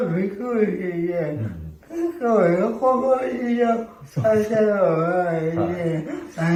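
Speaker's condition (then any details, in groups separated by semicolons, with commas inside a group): Cerebral palsy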